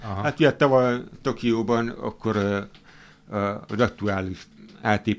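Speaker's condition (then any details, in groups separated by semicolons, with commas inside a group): Hard of hearing; hearing aid use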